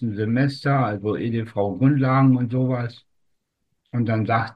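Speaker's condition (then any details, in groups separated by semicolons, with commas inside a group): Spastic tetraparesis; umbilical cord around neck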